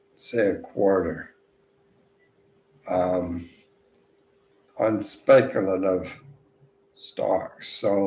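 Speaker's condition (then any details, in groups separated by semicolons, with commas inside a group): Multiple sclerosis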